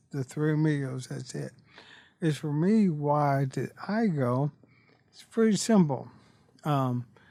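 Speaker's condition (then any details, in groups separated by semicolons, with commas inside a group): ALS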